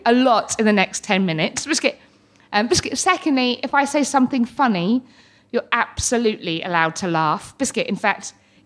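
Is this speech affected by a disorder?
Yes: Tourette syndrome; tics since childhood, diagnosed in 20s, uncontrollable noises and movements, obscene tics, uses wheelchair; tics intensify several times daily into seizure-like ticking fits, support worker helps, Liz takes over; hedgehog, cats, obscene tics like fuck a sheep, episodes of lost speech control.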